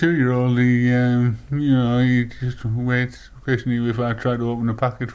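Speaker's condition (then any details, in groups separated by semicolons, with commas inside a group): Parkinson's disease; symptoms four to five years before diagnosis, diagnosed in London, progressive; diagnosed just over 10 years ago, severely impaired dexterity, assistance comes in; quieter voice, slurs a lot, frustration speaking to people and on phone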